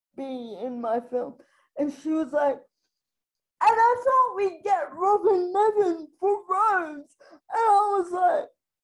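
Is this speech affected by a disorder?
Yes: spastic quadriplegic cerebral palsy; from being born three months premature, full-time electric wheelchair user.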